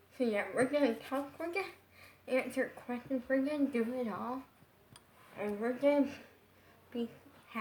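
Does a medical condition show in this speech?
Yes: brain injury.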